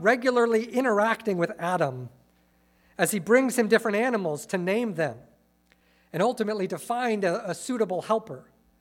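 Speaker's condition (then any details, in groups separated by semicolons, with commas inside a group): No condition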